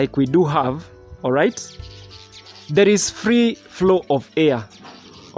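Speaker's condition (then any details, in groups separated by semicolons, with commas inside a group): No condition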